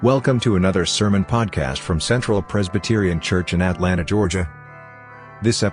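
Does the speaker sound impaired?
No.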